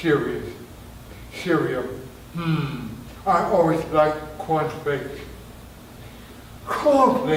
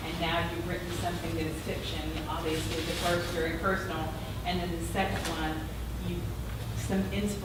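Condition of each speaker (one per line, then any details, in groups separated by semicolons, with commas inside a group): Traumatic brain injury; near-fatal injury; survived and recovered
No condition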